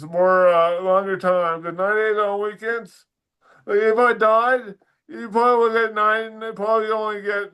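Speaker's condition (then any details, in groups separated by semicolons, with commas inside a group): Dysarthria; weaker speech muscles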